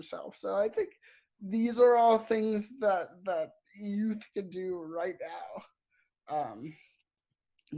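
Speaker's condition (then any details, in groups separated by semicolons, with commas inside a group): Cerebral palsy; audibly affected speech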